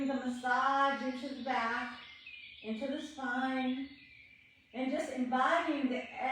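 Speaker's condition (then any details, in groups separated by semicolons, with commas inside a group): No condition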